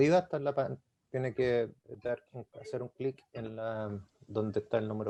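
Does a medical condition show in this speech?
No.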